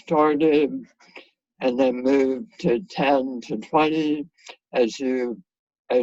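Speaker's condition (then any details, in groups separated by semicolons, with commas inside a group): Head and neck cancer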